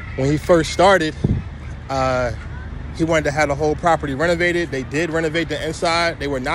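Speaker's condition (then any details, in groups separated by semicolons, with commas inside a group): No condition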